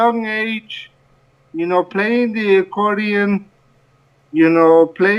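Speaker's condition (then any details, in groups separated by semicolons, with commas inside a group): Cerebral palsy; from birth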